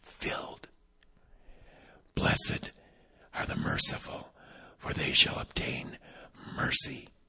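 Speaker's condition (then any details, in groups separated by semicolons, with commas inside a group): Vocal cord paralysis, unilateral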